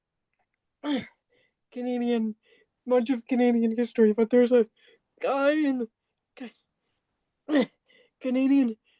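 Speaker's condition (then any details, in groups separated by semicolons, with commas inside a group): Cerebral palsy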